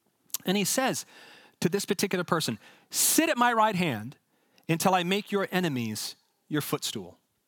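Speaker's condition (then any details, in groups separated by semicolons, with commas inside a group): No condition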